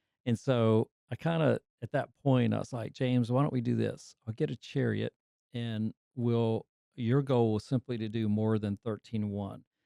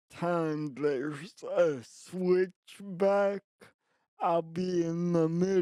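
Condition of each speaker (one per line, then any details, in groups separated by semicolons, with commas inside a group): No condition
Traumatic brain injury; sports injury, emergency surgery, right-side ataxia or shaking; left-side driving adaptations, relearned movement, marathon training; initially could not speak, used signs before speech returned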